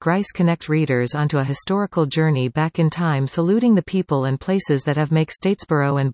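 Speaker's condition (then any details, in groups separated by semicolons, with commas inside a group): No condition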